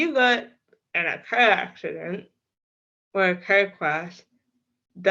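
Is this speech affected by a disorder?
Yes: cerebral palsy.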